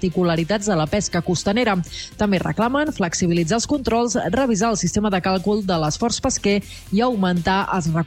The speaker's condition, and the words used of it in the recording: None; typical speech.